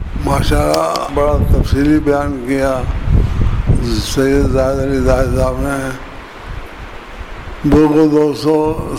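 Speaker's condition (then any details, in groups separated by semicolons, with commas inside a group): Difficulty speaking; keeps remarks brief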